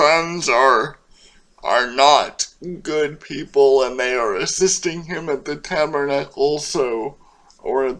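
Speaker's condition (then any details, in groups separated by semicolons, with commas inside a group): Cerebral palsy; speaks slower at times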